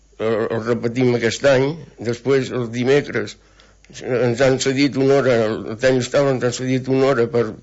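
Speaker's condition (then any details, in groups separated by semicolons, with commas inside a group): Parkinson's disease; weekly supervised table tennis program, Cert Tenis Taula with Àrea Bàsica de Salut de l'Escala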